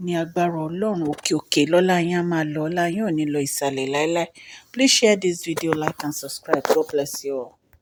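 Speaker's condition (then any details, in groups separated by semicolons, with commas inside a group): No condition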